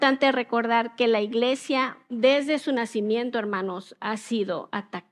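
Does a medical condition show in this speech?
No.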